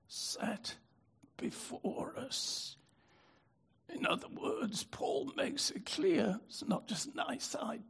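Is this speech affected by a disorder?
Yes: spasmodic dystonia; affected voice.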